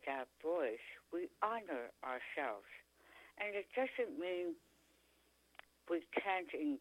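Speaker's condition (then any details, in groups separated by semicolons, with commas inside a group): Tongue cancer; feeding tube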